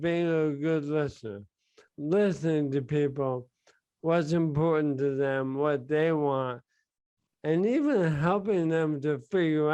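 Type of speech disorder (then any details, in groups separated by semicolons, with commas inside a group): Bulbar dysarthria; bulbar onset ALS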